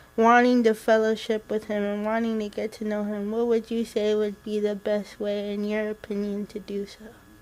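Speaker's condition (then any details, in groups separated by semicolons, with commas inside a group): Cerebral palsy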